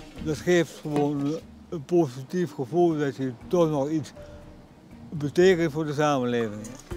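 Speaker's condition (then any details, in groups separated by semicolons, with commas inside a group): Acquired brain injury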